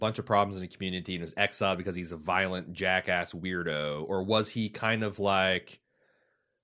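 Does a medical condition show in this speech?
No.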